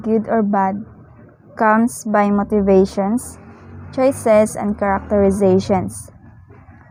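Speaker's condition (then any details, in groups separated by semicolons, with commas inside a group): No condition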